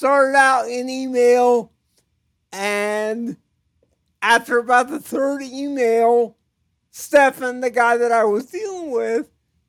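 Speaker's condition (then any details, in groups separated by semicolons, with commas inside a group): Cerebral palsy; types with one finger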